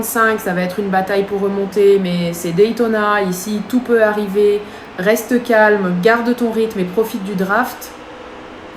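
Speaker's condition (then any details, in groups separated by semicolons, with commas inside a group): No condition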